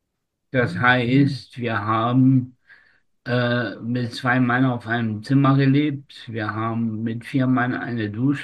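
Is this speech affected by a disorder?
Yes: spastic tetraparesis; considered incurable.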